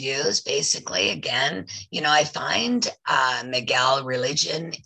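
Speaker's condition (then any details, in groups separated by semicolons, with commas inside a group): Voice loss after throat polyp; polyp from years of singing and talking blocked throat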